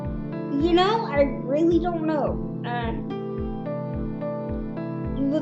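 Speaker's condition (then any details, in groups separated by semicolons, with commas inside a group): Cerebral palsy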